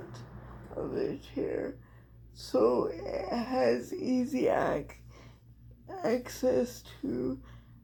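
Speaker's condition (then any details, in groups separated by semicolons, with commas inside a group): Cerebral palsy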